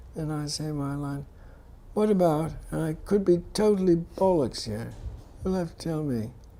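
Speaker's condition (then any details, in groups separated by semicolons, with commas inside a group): Parkinson's disease; about 15 years since diagnosis, on medication, limited typing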